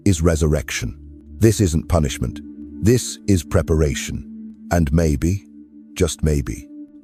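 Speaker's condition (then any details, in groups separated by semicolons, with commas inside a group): No condition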